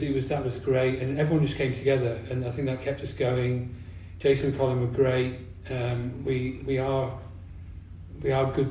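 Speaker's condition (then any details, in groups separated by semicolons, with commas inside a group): Parkinson's disease; mumbles a lot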